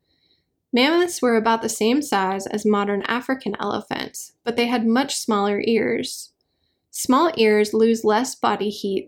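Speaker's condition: No condition

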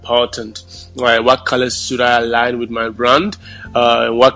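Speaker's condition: No condition

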